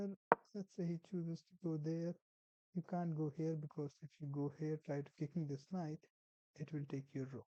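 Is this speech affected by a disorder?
No.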